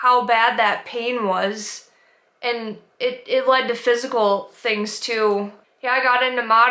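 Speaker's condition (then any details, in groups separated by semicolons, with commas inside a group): No condition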